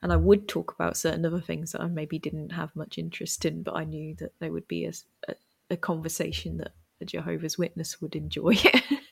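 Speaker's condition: No condition

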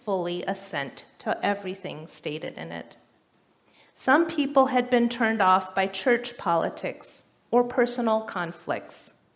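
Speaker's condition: No condition

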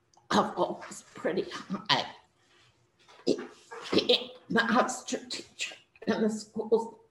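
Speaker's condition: Spasmodic dysphonia; neurological, vocal cords function only in spasms; trouble speaking during talk; unable to speak normally, voice produced in spasms

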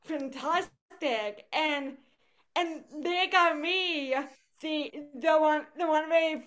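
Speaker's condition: Cerebral palsy; voice affected, speaks with accent

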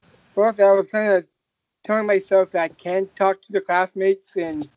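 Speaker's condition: Down syndrome

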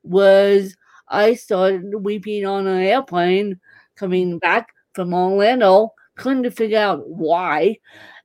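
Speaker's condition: Cerebral palsy; screws in feet

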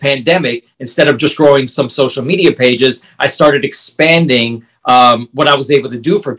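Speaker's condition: No condition

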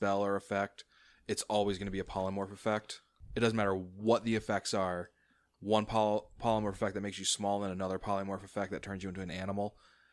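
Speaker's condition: No condition

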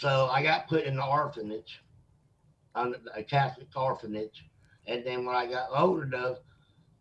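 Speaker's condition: Mosaic Down syndrome; from birth, mosaic type identified about age 18, considered high functioning; age 56

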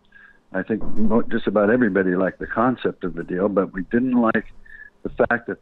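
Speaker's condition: Parkinson's disease

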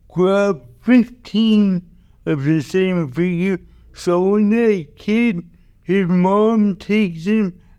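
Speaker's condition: Cerebral palsy; caused by oxygen-related brain damage

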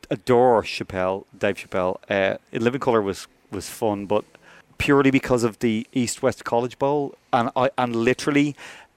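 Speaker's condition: No condition

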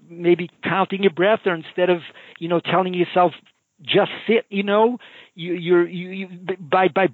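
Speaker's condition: Stuttering; stuttering since age 4, gigantic obstacle in high school; repeated sounds, repeated words, blocks

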